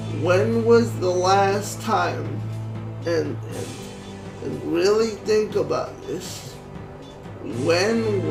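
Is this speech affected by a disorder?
Yes: cerebral palsy.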